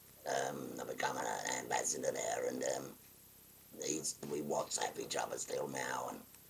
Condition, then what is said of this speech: Laryngectomy. If I go to a party or a wedding or something, no one can hear me.